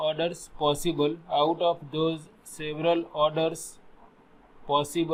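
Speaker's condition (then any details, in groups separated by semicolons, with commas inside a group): No condition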